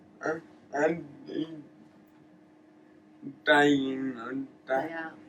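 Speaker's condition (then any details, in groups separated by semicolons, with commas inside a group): Cerebral palsy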